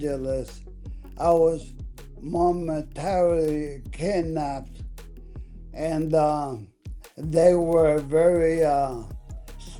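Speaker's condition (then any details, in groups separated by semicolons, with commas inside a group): ALS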